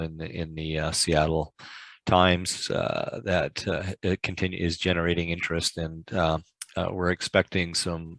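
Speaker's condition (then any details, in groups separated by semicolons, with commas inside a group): No condition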